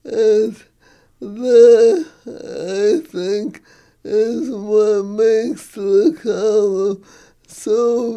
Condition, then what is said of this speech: ALS (motor neuron disease). Well, I would say I have progressed in some ways. It has become more difficult for me to talk.